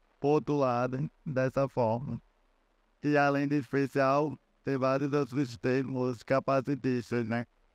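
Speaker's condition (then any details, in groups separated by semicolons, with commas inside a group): Cerebral palsy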